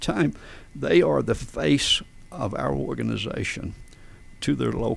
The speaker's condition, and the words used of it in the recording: Spasmodic dysphonia. And as I said, my type of SD is called AD, adductor, because my vocal folds slam together.